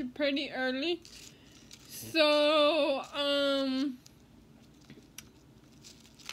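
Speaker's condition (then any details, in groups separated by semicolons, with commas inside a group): Cerebral palsy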